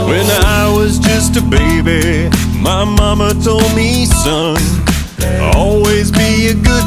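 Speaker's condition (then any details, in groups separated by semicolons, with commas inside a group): No condition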